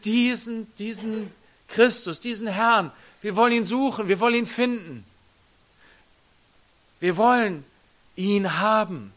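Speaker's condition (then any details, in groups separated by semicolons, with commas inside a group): No condition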